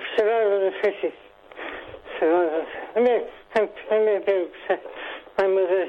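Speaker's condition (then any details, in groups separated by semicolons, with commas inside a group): Parkinson's; needs sling hoist to be lifted up; speech impaired during call, may be better another day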